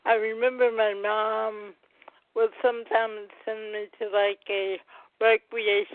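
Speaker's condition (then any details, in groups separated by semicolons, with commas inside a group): Cerebral palsy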